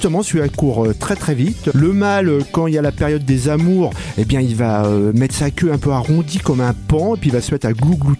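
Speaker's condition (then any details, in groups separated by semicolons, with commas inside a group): No condition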